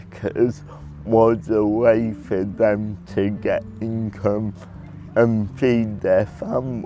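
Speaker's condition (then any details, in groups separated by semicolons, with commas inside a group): Cerebral palsy; predicted never to talk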